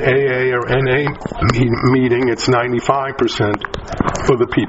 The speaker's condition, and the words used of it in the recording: No condition.